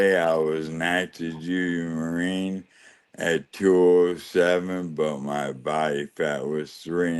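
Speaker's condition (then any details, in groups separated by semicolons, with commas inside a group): ALS; losing ability to talk and swallow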